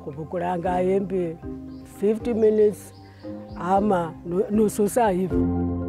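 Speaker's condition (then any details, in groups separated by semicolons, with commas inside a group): No condition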